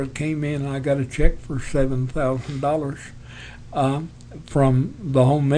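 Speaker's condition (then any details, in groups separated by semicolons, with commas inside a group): Parkinson's; tremors as early symptom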